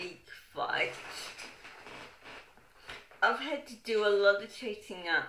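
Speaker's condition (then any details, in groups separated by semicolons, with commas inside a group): Cerebral palsy; wheelchair user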